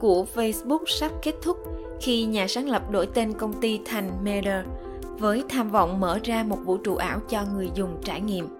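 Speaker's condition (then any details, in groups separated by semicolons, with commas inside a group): No condition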